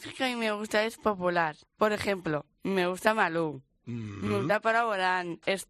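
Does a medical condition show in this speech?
Yes: Down syndrome; congenital, extra chromosome.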